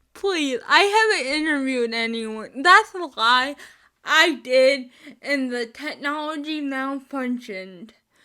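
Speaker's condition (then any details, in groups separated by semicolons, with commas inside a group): Spastic cerebral palsy, mixed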